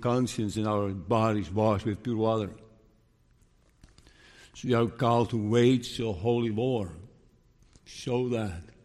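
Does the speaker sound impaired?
Yes: Parkinson's disease; diagnosed 5 years ago, very slow progression per neurologist; room for more medication if needed; sometimes stutters and blurs words, still preaching.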